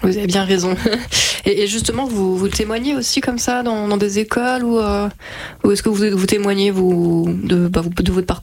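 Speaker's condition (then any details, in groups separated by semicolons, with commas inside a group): No condition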